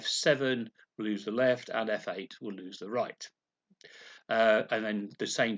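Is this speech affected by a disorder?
No.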